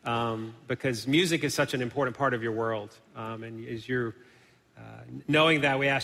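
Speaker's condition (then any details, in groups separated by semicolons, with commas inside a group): No condition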